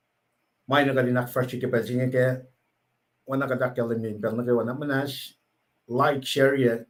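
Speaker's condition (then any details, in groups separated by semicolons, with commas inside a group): No condition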